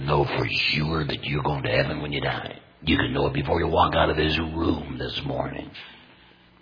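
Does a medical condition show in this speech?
Yes: total laryngectomy, complete laryngectomy, voice prosthesis; unusual tone of voice, may sound painful to listeners, no pain speaking, understandable with careful listening.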